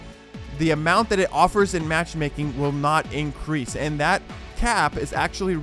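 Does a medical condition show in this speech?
No.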